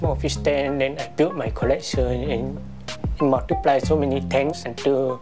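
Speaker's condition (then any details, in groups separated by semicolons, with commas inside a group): Profound and severe deafness; profound deafness one side, severe other side, about 70 to 80% hearing loss, onset age 2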